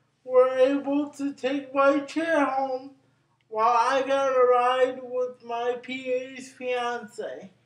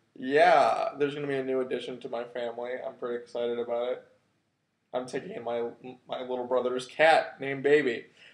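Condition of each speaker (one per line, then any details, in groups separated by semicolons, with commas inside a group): Cerebral palsy; brain injury
No condition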